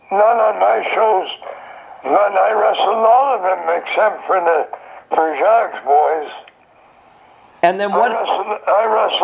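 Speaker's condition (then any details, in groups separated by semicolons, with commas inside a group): Throat cancer; survivor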